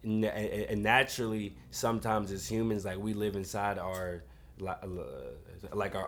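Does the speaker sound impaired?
Yes: stuttering; noticeable stutter heard on earlier podcast recording about a year ago, expects to stutter on this podcast; here repeated sounds, prolonged sounds.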